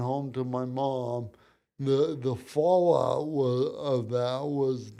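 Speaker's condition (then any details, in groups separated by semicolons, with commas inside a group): Cerebral palsy; from birth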